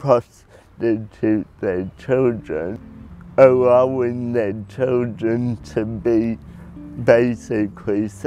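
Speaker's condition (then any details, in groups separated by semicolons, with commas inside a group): Cerebral palsy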